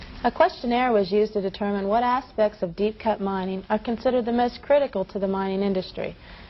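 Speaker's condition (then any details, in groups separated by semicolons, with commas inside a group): No condition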